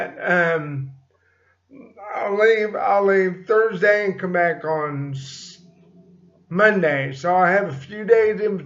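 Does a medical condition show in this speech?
Yes: cerebral palsy; slight speech impediment.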